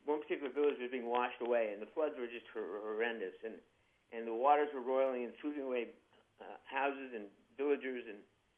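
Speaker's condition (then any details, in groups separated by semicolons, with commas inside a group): Parkinson's disease, young-onset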